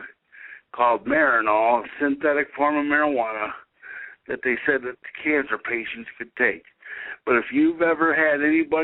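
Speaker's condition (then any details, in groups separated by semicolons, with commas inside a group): Cerebral palsy; able to speak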